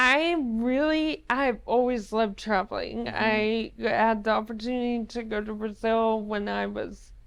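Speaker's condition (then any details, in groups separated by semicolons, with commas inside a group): ALS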